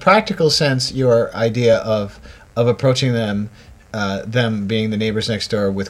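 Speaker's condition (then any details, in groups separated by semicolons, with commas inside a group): No condition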